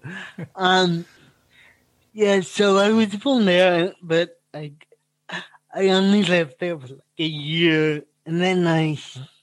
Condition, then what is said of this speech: Cerebral palsy. I think I'm kind of picking up your stammer.